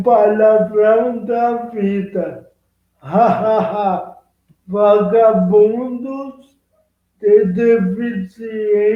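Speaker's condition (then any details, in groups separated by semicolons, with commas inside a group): Cerebral palsy; present from birth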